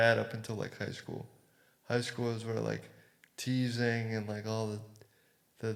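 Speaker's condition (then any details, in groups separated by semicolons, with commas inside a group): Cerebral palsy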